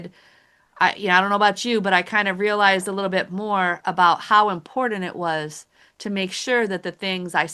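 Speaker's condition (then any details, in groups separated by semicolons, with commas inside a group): No condition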